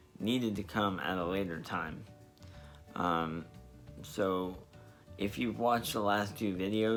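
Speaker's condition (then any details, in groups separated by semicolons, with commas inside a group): Spastic diplegia cerebral palsy; receiving physical therapy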